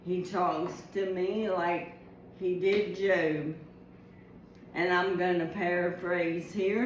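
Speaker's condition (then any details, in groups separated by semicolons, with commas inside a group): ALS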